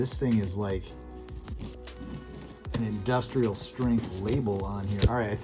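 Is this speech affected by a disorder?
No.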